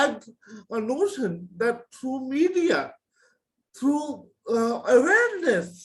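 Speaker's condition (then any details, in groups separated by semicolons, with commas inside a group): Cerebral palsy; present from birth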